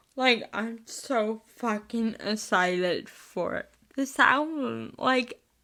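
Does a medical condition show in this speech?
Yes: spastic cerebral palsy, mixed.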